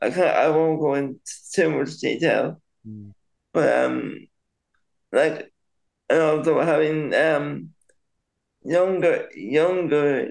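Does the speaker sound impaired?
Yes: cerebral palsy; very slightly delayed speech.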